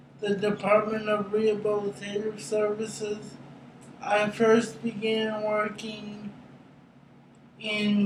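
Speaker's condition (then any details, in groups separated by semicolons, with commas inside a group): Cerebral palsy; brain injury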